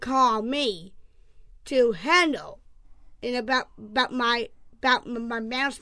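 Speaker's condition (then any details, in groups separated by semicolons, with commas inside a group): Down syndrome; from birth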